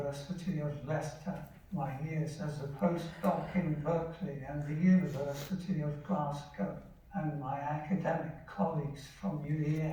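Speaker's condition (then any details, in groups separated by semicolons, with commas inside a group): Motor neurone disease, speech-generating device; recently diagnosed, uses tablet text-to-speech; cannot speak, synthetic voice from own recordings, monotone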